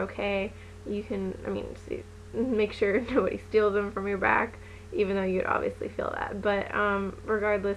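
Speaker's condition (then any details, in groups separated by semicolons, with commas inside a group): No condition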